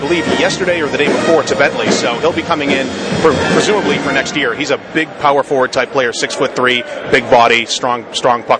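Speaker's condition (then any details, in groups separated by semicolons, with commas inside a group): No condition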